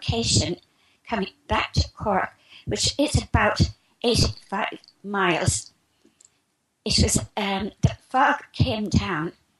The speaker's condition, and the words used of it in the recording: Spasmodic dysphonia. So in a few minutes I will be speaking perfectly.